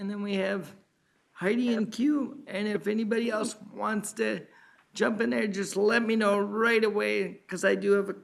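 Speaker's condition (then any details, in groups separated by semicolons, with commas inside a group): Cerebral palsy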